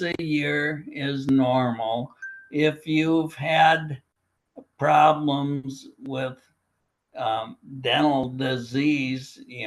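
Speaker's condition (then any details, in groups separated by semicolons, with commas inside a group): Primary lateral sclerosis, bulbar onset; upper motor neuron bulbar type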